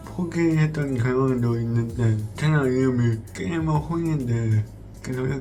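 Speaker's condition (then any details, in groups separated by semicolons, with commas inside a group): Brain lesion disability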